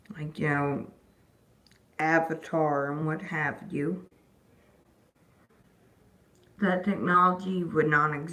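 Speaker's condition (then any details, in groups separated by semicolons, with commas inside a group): Disability causing slurred speech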